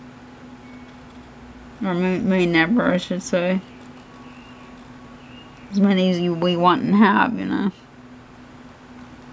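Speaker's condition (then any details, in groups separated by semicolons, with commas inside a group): Cerebral palsy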